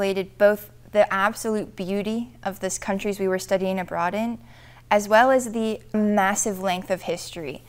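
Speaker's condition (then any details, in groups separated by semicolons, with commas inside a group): No condition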